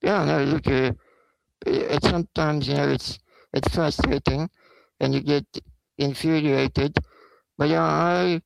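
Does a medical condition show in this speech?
Yes: spinal muscular atrophy; not much treatment available at this stage.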